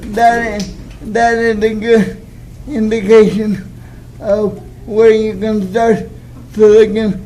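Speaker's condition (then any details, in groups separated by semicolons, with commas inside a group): Cerebral palsy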